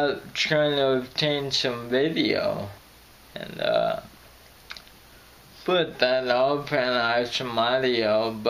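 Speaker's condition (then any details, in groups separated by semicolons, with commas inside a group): Friedreich's ataxia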